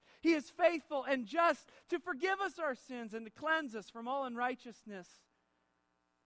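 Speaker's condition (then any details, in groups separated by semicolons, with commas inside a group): No condition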